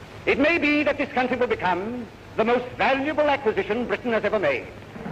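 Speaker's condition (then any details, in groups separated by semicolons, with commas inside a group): No condition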